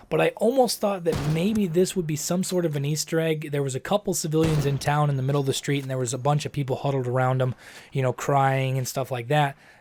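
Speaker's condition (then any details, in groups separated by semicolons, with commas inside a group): No condition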